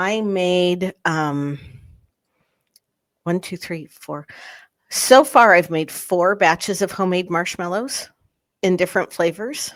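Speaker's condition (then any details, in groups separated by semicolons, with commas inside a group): No condition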